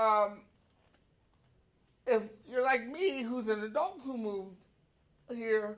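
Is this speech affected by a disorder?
Yes: cerebral palsy; brain cell damage at birth.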